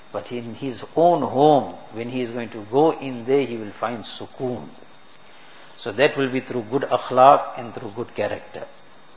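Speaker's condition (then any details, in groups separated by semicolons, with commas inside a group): No condition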